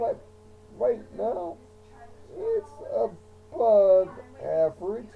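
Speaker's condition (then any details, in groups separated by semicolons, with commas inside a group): Cerebral palsy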